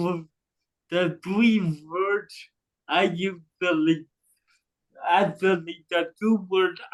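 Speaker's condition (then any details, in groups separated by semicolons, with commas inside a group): Cerebral palsy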